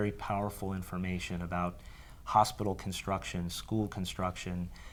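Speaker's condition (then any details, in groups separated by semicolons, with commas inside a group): No condition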